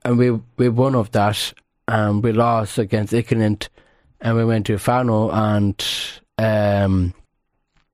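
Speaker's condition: Down syndrome; congenital, extra copy of chromosome 21; ears blocked during interview, asks for question to be repeated

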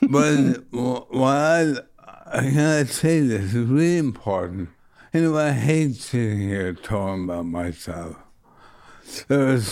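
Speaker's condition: Motor neuron disease; on medication, still mobile, legs unaffected, every meal a struggle

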